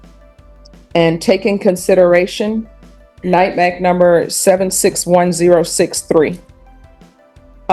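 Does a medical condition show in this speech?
No.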